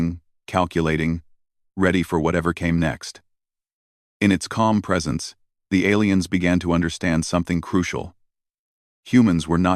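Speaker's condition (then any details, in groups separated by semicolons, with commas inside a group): No condition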